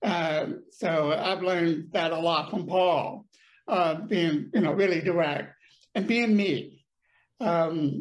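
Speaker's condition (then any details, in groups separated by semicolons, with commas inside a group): Deafness; brain damage from birth, paralysis on one side; speech problem, mocked in childhood for talking funny and too loud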